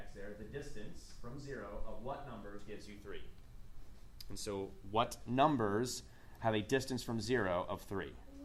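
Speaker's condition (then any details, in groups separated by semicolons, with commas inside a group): No condition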